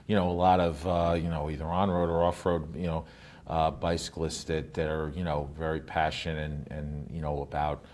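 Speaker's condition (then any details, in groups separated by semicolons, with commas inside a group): No condition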